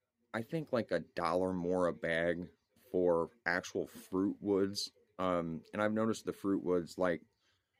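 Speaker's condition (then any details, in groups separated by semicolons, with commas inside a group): No condition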